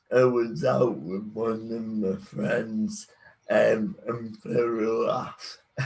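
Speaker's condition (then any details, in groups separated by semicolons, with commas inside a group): Cerebral palsy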